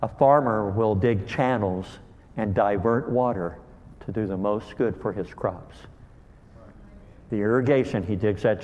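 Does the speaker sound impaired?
Yes: cleft lip and palate; called hair lip.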